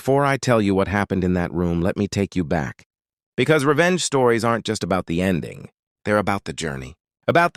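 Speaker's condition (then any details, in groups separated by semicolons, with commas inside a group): No condition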